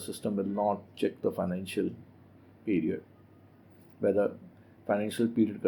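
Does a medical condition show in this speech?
No.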